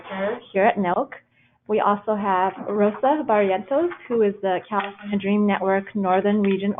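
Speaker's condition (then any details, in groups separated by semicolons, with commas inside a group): No condition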